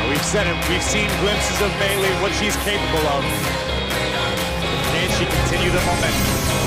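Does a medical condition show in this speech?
No.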